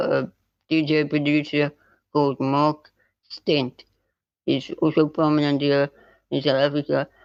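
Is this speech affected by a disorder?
Yes: spinal muscular atrophy type 2.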